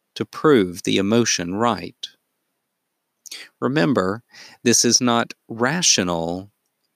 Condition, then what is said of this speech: No condition.